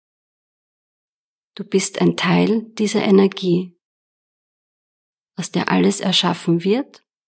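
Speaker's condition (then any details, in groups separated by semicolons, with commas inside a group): No condition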